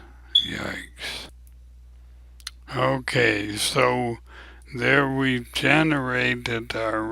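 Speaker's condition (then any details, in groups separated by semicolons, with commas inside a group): ALS; abnormally slow voice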